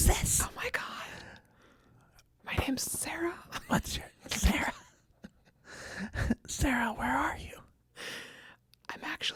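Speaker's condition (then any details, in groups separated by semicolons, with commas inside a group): No condition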